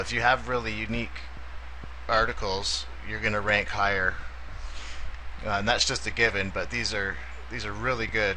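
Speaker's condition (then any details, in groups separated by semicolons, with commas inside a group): No condition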